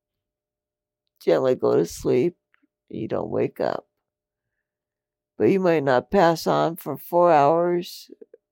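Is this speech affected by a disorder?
Yes: multiple system atrophy; diagnosed 2015 after six doctors, about four years, lungs and muscles atrophying; bedbound since shortly after Christmas, about four years since onset, planning medical aid in dying; brain does not signal breathing, must consciously blink, still talking, expects to lose voice.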